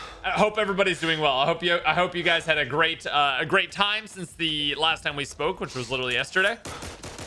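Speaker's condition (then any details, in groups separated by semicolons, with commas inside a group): No condition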